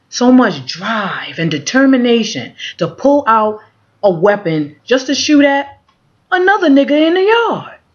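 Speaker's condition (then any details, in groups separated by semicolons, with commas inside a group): No condition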